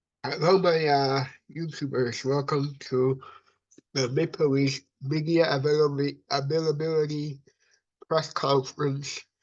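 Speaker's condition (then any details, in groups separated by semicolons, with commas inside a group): Cerebral palsy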